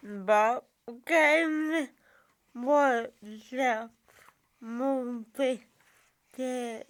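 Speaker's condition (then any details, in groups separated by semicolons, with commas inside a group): Cerebral palsy; from birth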